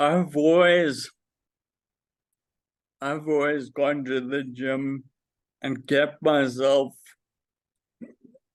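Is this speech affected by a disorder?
Yes: Friedreich's ataxia; does voice exercises.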